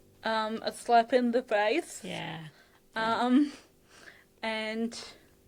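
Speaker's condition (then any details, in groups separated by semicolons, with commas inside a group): Cerebral palsy (athetoid); fatigue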